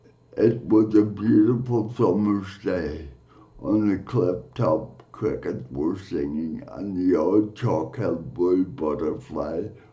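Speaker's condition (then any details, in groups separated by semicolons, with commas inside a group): Cerebral palsy; from birth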